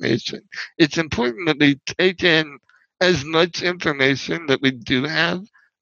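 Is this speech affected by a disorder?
Yes: spinal muscular atrophy; wheelchair user.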